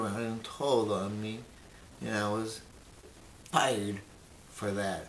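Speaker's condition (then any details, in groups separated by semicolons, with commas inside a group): Brain injury; memory greatly affected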